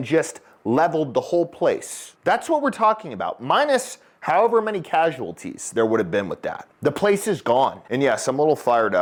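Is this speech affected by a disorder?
No.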